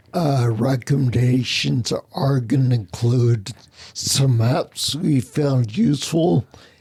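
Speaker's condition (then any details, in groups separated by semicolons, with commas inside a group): Spinocerebellar ataxia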